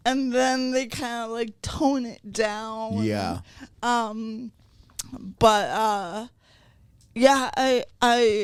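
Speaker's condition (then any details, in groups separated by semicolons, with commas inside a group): Cerebral palsy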